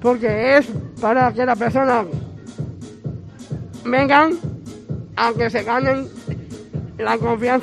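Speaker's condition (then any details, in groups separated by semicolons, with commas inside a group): Down syndrome; chromosome 21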